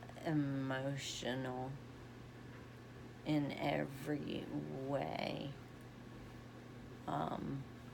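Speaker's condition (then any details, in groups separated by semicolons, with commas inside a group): Essential tremor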